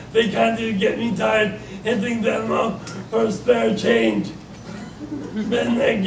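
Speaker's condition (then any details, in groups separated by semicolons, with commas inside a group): Traumatic brain injury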